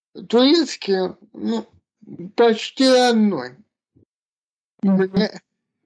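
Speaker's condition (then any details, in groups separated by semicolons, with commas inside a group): Cerebral palsy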